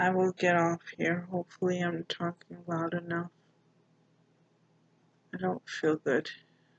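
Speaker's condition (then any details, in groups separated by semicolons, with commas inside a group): Mild cerebral palsy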